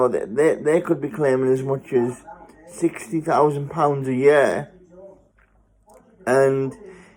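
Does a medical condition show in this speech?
Yes: spastic cerebral palsy; spastic, mainly lower limbs, one side weaker, spasms.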